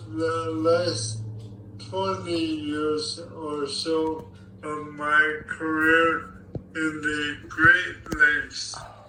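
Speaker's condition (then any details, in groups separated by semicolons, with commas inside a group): ALS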